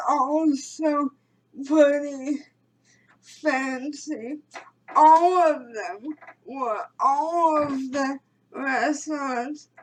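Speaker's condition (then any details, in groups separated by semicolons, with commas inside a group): Cerebral palsy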